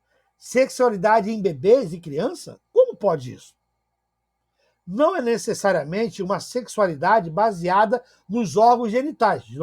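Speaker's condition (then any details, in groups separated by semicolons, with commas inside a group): No condition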